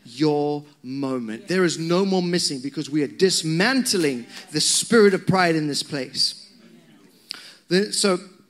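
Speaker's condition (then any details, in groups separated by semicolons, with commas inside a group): No condition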